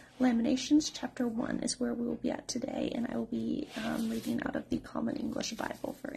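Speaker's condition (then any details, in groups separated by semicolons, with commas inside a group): No condition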